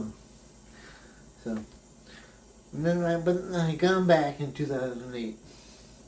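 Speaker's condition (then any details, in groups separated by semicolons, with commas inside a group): Brain injury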